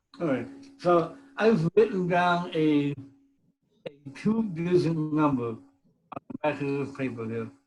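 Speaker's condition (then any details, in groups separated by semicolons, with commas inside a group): Cerebral palsy; from birth; speech impediment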